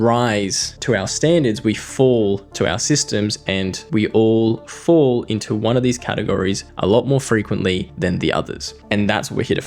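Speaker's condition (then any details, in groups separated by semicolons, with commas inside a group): No condition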